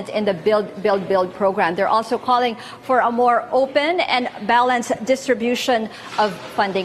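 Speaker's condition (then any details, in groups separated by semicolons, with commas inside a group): No condition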